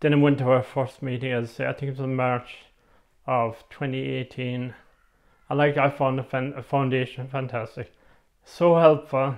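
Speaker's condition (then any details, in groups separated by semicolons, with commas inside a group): MND; communication devices assessed, types replies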